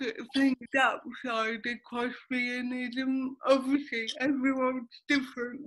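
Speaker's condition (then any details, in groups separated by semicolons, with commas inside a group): Cerebral palsy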